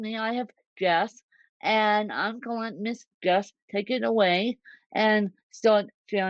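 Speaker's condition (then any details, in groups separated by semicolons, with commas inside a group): Cerebral palsy, mixed, moderate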